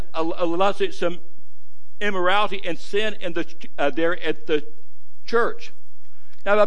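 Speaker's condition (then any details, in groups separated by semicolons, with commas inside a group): Stuttering; struggled with it for a while, adults at gadsdale said stutter barred preaching; stuttering can lengthen a 25-minute message to 35 or 45 minutes; repeated words, blocks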